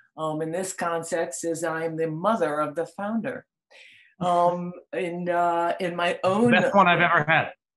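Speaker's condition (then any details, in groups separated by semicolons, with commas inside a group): No condition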